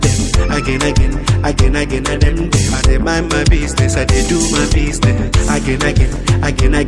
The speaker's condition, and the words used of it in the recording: No condition.